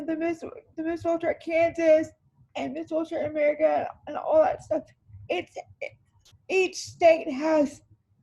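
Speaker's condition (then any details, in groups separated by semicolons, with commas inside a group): Cerebral palsy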